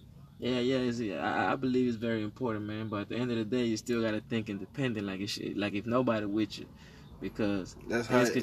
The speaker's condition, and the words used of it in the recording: None; typical speech.